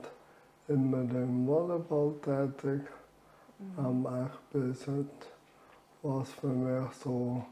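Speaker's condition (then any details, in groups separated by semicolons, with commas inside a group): Amyotrophic lateral sclerosis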